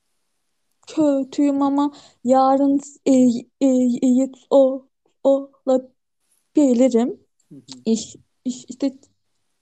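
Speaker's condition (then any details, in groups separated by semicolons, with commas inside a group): Stuttering; consulted a professor about own stuttering five years ago; stutters normally, much more at work and when anxious, very little when alone and relaxed; repeated sounds, prolonged sounds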